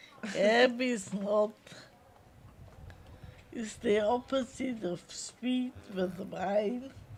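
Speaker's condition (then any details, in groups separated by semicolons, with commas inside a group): Multiple sclerosis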